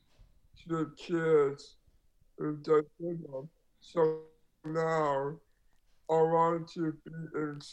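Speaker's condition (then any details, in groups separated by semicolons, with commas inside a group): Down syndrome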